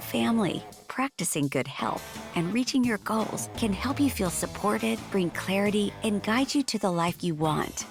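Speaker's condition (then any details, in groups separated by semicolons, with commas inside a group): No condition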